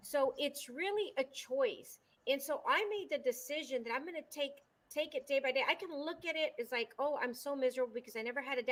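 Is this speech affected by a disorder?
No.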